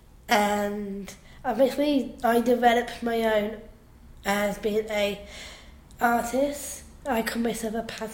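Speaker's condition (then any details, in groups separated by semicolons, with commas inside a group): Down syndrome; down syndrome since birth, slow learning, held back a year at primary school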